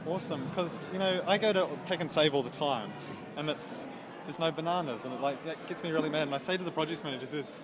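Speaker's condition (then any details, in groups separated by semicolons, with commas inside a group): No condition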